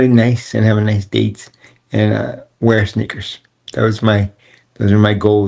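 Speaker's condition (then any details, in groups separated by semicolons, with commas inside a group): Cerebral palsy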